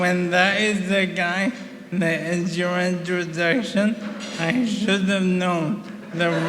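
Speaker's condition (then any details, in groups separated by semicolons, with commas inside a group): ALS; about 1.5 years since diagnosis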